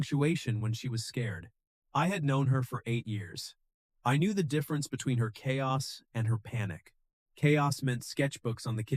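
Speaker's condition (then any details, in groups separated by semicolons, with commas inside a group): No condition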